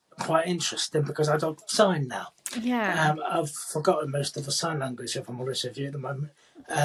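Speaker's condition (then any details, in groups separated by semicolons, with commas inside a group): Cerebral palsy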